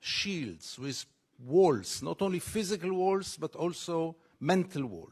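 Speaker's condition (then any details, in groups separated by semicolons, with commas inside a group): No condition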